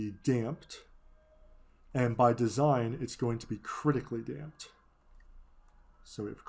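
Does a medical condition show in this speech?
No.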